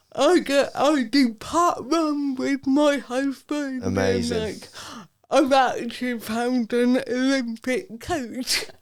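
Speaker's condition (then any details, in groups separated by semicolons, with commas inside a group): Cerebral palsy; affects speech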